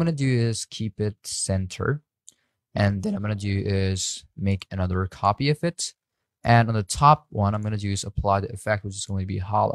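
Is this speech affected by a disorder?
No.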